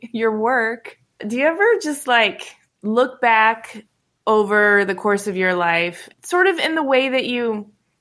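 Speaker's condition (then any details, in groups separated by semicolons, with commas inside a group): No condition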